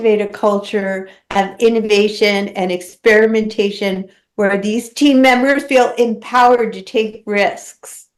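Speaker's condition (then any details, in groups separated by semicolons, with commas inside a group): No condition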